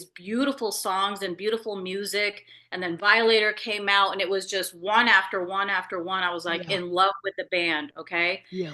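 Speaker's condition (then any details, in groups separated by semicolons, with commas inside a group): No condition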